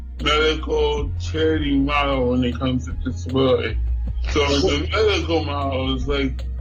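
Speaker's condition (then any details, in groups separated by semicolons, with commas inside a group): Cerebral palsy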